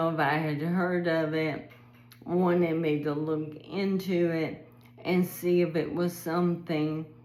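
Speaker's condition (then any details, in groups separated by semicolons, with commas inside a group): ALS; recent decline, exhausted, trouble rising from floor, medication changed; slower worsening speech, garbled ST sounds, effortful speaking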